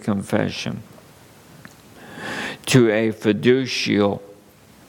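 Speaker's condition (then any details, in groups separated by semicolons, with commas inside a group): ALS; under neurologist care, seeing doctors for multiple organic issues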